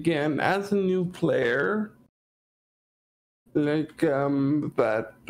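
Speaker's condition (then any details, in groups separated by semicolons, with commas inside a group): Cerebral palsy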